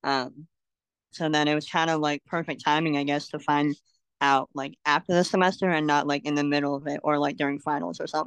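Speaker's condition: Cleft lip and palate; congenital

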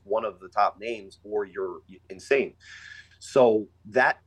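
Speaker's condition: No condition

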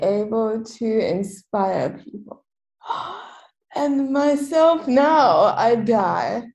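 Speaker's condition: Cerebral palsy; quadriplegic, wheelchair user

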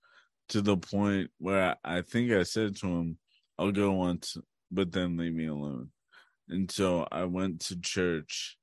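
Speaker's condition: Cerebral palsy; since birth

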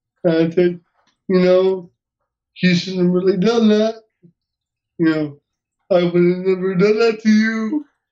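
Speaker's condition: Cerebral palsy; uses wheelchair, hearing intact

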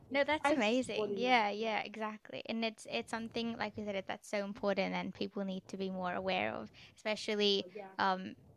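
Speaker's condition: No condition

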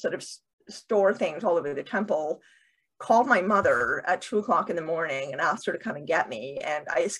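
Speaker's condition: Deafness with cochlear implants, bilateral cochlear implants; two cochlear implants, two major implant surgeries, would be unable to communicate without implants; uses two cochlear implants

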